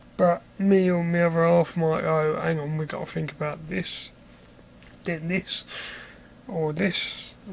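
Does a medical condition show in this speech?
Yes: cerebral palsy.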